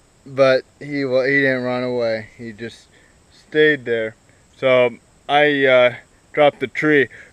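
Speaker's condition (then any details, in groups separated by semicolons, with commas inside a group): Cerebral palsy; spastic, affects walking and legs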